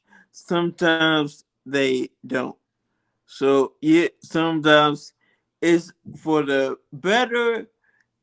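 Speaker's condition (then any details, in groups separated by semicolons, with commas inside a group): Multiple sclerosis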